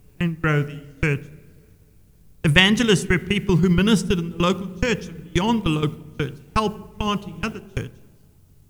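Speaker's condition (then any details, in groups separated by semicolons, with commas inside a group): No condition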